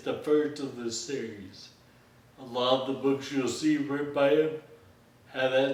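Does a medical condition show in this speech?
Yes: Friedreich ataxia; inherited.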